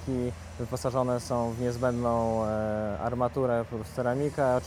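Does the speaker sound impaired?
No.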